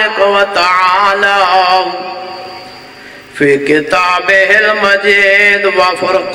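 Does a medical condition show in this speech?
No.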